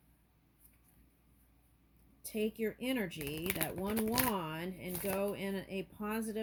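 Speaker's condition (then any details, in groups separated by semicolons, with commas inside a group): No condition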